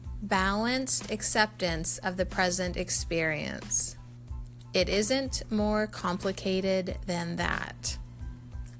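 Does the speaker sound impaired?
No.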